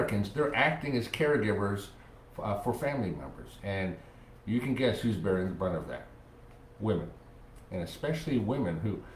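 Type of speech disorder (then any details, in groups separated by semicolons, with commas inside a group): None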